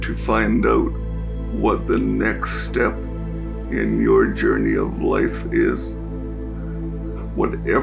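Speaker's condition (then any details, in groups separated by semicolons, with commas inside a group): Cerebral palsy; diagnosed at birth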